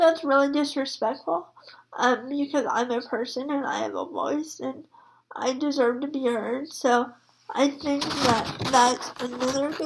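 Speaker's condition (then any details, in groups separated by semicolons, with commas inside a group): Spastic quadriplegic cerebral palsy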